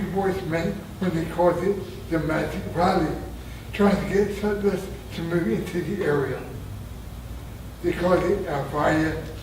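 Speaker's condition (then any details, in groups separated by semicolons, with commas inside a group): Traumatic brain injury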